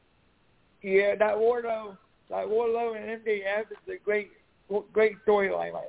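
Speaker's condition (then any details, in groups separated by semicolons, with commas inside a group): Cerebral palsy; past challenges speaking up, voice improved over last year, spanish speaker with limited english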